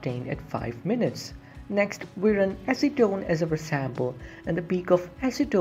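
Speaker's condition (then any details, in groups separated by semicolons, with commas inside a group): No condition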